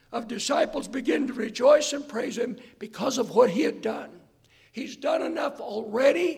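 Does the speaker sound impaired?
Yes: hoarseness after vocal cord surgery; earlier doctor attributed voice problem to aging, sought second opinion; hard for listeners to hear, not smooth.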